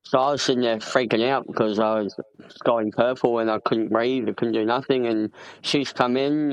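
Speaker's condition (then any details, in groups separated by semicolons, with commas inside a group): Cleft palate; congenital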